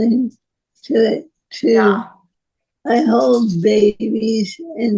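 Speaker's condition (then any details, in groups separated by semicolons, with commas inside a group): Parkinson's disease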